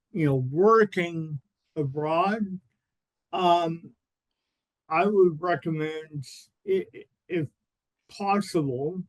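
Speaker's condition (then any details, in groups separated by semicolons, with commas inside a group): Cerebral palsy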